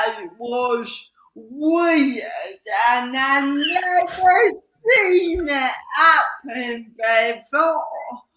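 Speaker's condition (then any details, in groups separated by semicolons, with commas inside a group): Cerebral palsy; slow speech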